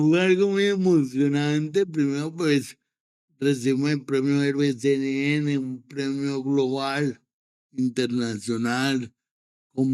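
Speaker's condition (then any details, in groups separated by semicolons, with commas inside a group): Cerebral palsy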